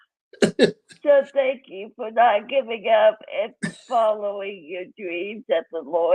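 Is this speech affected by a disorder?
Yes: cerebral palsy.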